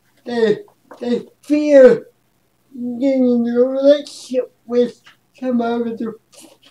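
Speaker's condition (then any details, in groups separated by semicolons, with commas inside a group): Cerebral palsy; speech affected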